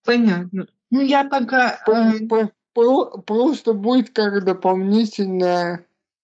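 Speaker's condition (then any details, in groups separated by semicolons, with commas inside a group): Cerebral palsy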